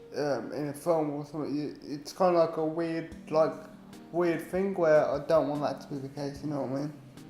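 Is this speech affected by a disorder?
Yes: quadriplegic cerebral palsy.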